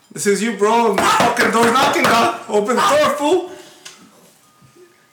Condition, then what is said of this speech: No condition.